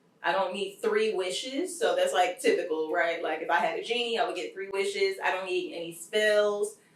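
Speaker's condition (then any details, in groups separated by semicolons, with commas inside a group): No condition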